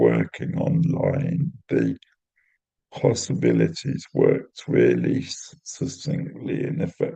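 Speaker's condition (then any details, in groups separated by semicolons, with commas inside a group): Cerebral palsy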